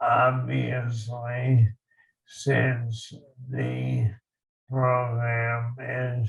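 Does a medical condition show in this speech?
Yes: ALS.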